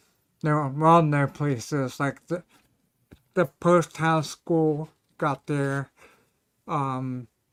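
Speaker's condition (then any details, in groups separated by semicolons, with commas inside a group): Ataxia; may slur speech, may sound drunk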